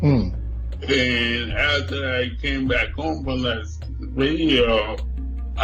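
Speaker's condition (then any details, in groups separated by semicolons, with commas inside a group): Cerebral palsy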